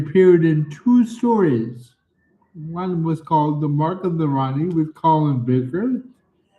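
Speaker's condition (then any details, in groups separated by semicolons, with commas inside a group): Cerebral palsy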